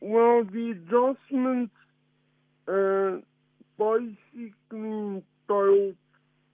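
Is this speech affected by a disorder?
Yes: cerebral palsy; physical limitations requiring adjustments, types with single finger, reduced typing speed and accuracy; affects speed of communication.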